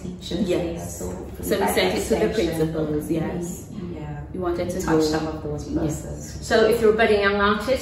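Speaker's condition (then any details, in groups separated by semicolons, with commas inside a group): No condition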